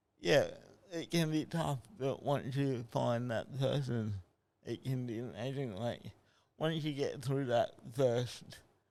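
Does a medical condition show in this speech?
Yes: cerebral palsy.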